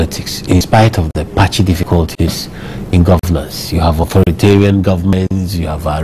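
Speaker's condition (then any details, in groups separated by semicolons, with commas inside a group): No condition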